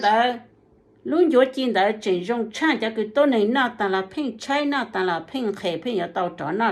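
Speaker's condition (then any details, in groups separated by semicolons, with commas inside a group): No condition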